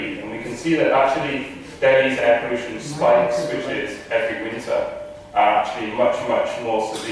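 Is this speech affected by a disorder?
No.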